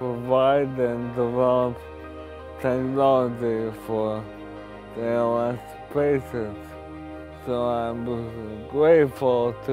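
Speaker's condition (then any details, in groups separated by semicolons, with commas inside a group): ALS; wheelchair user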